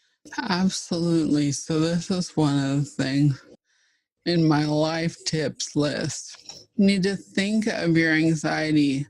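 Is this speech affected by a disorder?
Yes: ALS (Lou Gehrig's disease).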